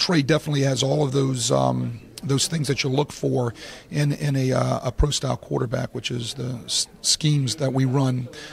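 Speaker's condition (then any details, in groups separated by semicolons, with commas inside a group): No condition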